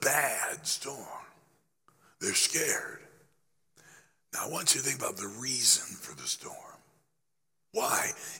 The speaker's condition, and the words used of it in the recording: Throat cancer. So it's way better than it was.